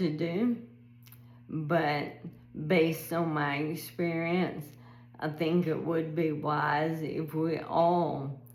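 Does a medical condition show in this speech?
Yes: ALS.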